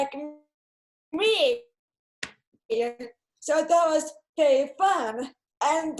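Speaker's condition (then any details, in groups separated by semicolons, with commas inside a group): Cerebral palsy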